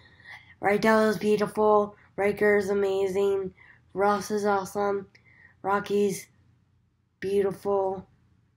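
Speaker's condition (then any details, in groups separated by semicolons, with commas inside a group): Cerebral palsy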